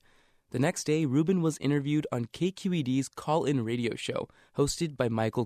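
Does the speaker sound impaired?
No.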